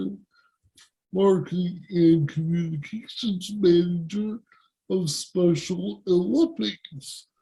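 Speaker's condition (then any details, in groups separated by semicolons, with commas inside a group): Cerebral palsy; present from birth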